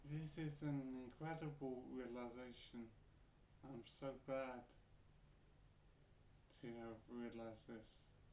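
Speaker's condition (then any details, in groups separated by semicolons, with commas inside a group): Brain injury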